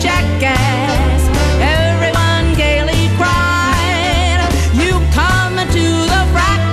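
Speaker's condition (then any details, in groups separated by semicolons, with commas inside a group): No condition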